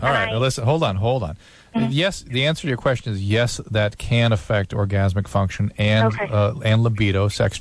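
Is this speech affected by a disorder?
No.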